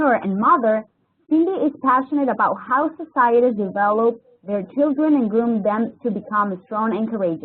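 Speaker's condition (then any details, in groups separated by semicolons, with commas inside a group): No condition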